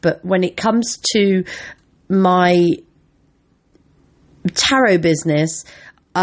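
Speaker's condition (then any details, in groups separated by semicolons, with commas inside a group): No condition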